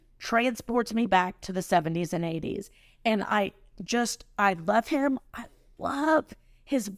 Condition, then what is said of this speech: None; typical speech.